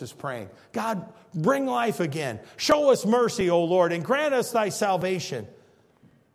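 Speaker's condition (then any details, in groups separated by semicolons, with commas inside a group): No condition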